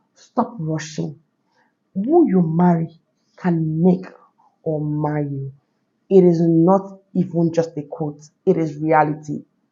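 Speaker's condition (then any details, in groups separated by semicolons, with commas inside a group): No condition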